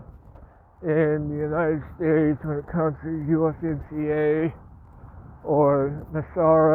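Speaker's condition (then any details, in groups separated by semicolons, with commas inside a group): Parkinson's; speech impediment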